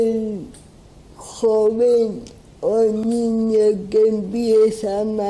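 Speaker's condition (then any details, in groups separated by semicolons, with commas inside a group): Cerebral palsy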